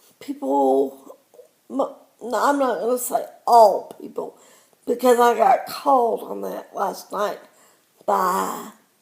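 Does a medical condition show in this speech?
Yes: cerebral palsy.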